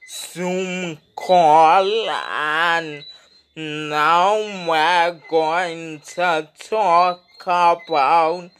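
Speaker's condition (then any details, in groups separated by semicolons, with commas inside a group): Speech impediment; no speech therapy yet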